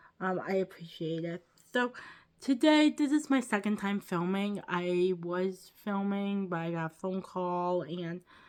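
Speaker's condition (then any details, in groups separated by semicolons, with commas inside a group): Cerebral palsy; lifelong, ankle-foot orthoses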